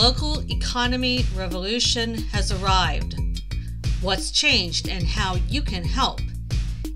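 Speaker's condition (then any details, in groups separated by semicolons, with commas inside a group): No condition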